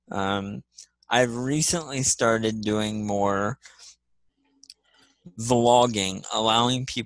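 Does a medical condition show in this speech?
Yes: spastic cerebral palsy; off nearly all medications, smart drive wheelchair system with scroll wheel speed control.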